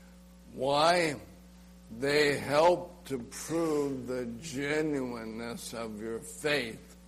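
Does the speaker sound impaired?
Yes: ALS; ALS (amyotrophic lateral sclerosis, Lou Gehrig's), nerve disease attacking nerves and muscles; diagnosed last summer, end of life approaching, muscles quickly stopping working, legs affected, drops things; slurred, slow speech, choking, spitting, swallowing problems.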